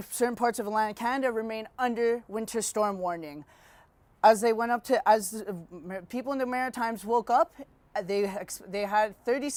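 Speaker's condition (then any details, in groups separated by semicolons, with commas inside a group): No condition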